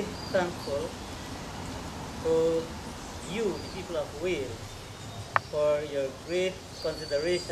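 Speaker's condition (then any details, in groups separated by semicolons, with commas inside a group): No condition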